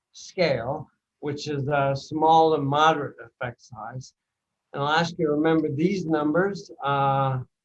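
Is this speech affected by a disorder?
Yes: bulbar onset ALS, mild; speech affected, sounds slightly drunk.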